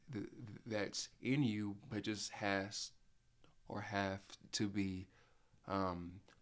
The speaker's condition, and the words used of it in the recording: Stuttering. Like there's no way of hiding how you talk as a person who, you know, who does have a speech problem.